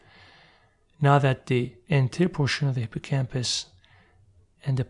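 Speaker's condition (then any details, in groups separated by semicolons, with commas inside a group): No condition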